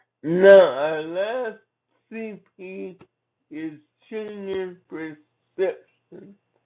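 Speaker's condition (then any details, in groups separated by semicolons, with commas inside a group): Cerebral palsy; from birth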